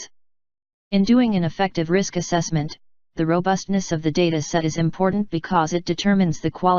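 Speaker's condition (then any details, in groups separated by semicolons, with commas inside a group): No condition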